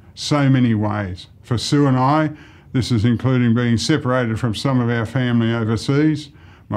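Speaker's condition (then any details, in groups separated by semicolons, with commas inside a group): No condition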